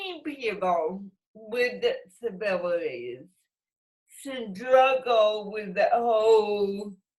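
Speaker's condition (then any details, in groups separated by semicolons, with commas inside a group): Cerebral palsy; noticeably affected speech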